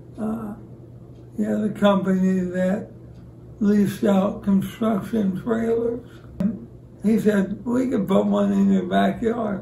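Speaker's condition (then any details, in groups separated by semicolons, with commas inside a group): ALS; about 25 years since diagnosis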